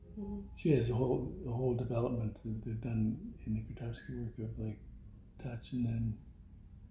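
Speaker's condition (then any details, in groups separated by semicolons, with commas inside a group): Parkinson's; voice weakened by Parkinson's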